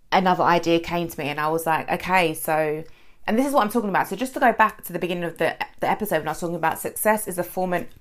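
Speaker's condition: No condition

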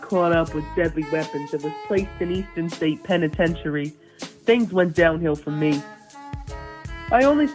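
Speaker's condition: No condition

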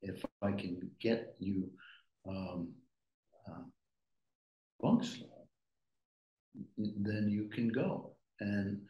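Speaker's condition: Aphasia after stroke; severe stroke during procedure, paralysis, unable to speak, Murrah Silverman, aphasia center, Moss Rehab, voice lessons; around a decade after stroke, speaks again, says okay now, CrossFit at Rhapsody speeding speech; initially no speech, soft voice, lacked breath and volume, practiced vanilla milkshake, speech slow but speeding

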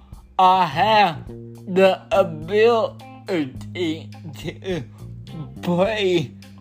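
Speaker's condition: Cerebral palsy

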